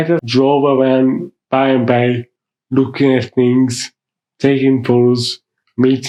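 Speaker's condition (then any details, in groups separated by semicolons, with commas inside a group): Mild cerebral palsy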